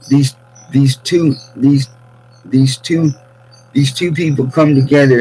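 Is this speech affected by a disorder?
Yes: cerebral palsy.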